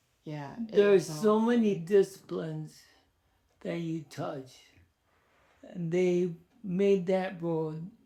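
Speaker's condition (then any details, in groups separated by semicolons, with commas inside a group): ALS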